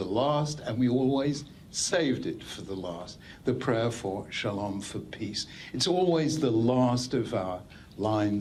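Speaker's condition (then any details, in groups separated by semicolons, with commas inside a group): No condition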